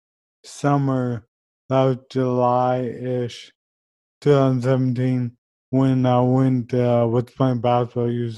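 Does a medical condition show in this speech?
Yes: ALS; first symptom uncontrollable foot shaking when sitting, diagnosis by exclusion took over a year and a half.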